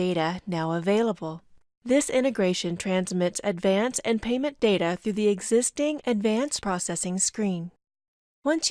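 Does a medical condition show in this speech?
No.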